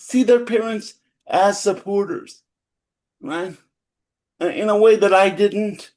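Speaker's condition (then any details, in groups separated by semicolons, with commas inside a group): Cerebral palsy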